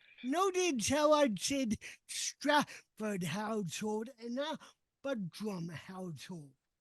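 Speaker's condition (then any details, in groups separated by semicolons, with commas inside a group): Cerebral palsy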